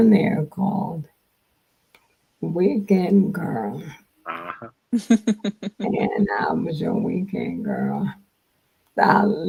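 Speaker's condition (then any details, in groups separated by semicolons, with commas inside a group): Multiple sclerosis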